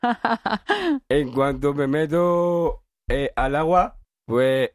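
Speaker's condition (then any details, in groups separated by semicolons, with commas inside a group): Down syndrome; 21 years old, born in cáceres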